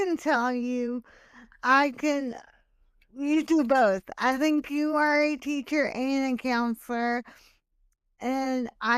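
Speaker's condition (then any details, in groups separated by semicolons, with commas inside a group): Hemiplegic cerebral palsy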